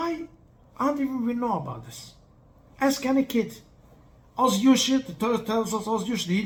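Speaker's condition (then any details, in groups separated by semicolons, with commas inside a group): No condition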